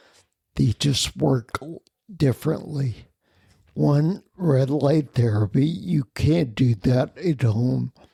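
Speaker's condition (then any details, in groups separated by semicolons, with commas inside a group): Spinocerebellar ataxia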